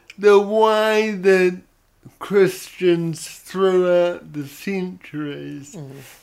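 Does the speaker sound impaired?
Yes: cerebral palsy; odd sort of voice.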